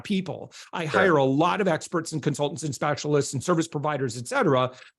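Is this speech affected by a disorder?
No.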